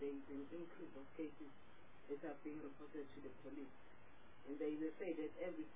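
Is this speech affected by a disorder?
No.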